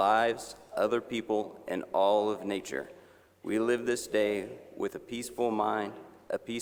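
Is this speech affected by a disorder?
No.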